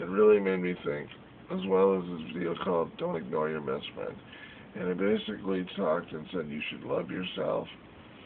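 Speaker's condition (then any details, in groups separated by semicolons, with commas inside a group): Cerebral palsy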